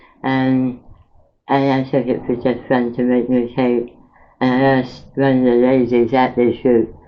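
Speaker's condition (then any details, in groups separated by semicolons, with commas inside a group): Mouth cancer after operations; mouth cancer, radiotherapy damaged tongue and bone, feeding tube, tracheotomy, multiple operations; 23 years since diagnosis, permanent mouth and tongue pain; relearned speaking and eating, speech much worse, aspiration, uses speech app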